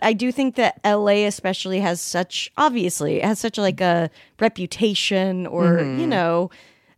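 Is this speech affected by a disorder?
No.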